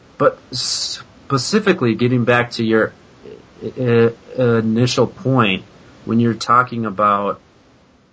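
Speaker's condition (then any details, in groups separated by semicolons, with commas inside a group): Stuttering; past fluency-shaping therapy; modeled on Thomas Alexander's 1968 recording, varying habitual pattern; noticeable, trying more prolongation, which feels better; prolonged sounds, blocks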